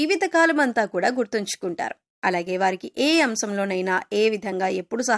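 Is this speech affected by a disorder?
No.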